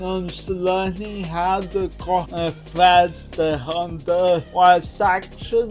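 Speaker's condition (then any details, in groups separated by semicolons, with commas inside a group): Cerebral palsy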